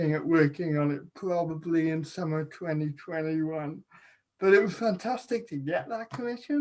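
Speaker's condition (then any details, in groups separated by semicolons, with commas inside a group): Cerebral palsy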